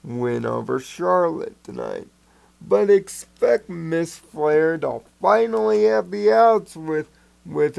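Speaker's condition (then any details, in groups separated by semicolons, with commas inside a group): Cerebral palsy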